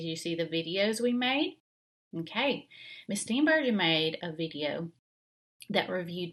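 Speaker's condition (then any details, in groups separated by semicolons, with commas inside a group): No condition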